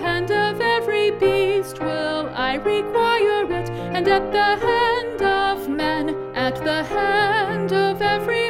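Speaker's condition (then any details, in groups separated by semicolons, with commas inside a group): No condition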